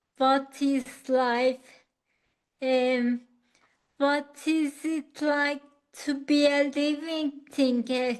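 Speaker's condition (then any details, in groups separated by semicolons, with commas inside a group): Acquired ataxia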